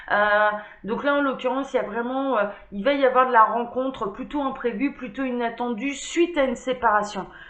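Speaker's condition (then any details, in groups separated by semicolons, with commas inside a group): No condition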